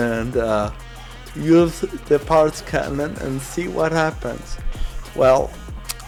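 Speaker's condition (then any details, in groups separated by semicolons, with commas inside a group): Cerebral palsy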